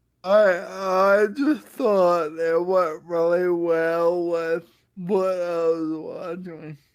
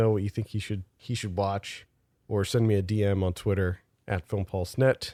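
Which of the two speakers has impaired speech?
The first: Friedreich's ataxia; Friedreich's ataxia, affects balance and coordination.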